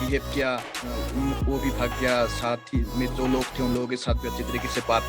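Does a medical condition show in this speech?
No.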